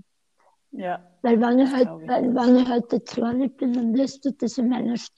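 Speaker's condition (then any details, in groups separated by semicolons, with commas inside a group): Tongue cancer surgery; right tongue edge tumour into oral arch, HPV-linked, surgery then chemoradiation; onset nine years ago, considered cured; somewhat impaired, fast, may be unclear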